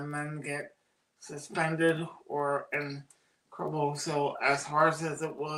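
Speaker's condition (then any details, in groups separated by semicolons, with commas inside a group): Cerebral palsy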